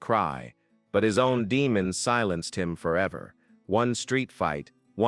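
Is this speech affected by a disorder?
No.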